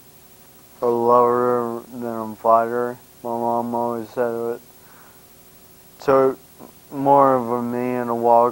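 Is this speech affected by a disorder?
Yes: brain injury.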